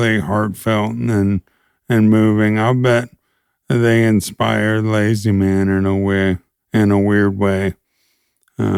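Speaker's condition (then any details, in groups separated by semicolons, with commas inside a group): ALS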